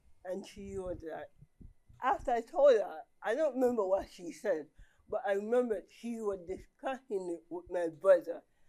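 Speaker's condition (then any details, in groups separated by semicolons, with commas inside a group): Cerebral palsy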